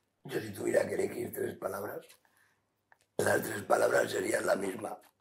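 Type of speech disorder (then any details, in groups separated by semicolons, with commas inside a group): Speech with a voice prosthesis; total laryngectomy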